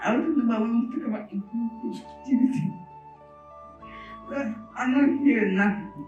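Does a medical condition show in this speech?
Yes: cerebral palsy; voice barely audible.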